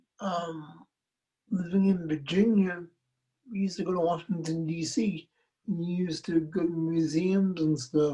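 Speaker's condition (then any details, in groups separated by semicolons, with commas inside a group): Cerebral palsy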